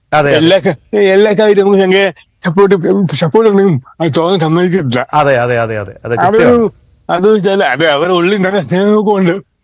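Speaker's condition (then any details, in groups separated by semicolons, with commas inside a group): Cerebral palsy; present from birth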